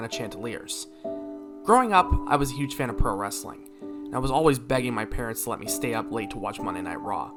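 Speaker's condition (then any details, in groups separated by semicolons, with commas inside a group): No condition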